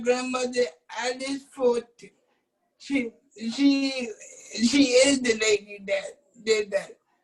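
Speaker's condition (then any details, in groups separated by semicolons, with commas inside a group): Cerebral palsy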